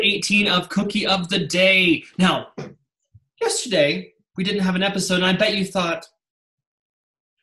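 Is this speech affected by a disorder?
No.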